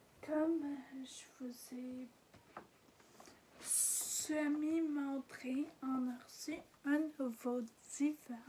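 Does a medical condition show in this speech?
Yes: ataxia; degenerative.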